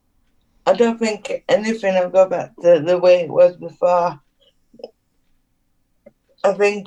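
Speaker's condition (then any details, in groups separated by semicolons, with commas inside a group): Cerebral palsy; needs adapted housing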